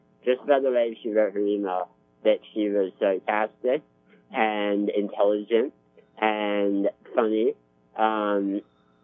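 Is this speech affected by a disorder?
Yes: spinal muscular atrophy; type 2, congenital, never able to walk or crawl, wheelchair since age 2.5, weighs 65 pounds; better jaw muscles since Spinraza.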